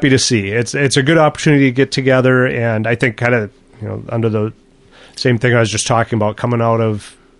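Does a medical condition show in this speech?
No.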